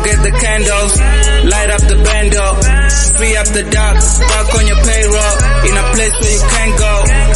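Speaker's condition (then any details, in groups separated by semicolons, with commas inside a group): No condition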